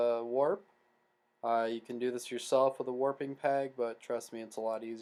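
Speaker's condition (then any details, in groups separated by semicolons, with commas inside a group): No condition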